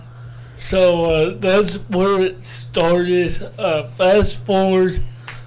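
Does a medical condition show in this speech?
Yes: cerebral palsy; born not breathing.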